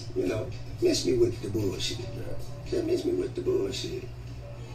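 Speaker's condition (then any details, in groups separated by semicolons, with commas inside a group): No condition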